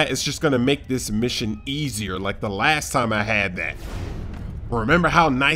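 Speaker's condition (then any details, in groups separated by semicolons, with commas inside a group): No condition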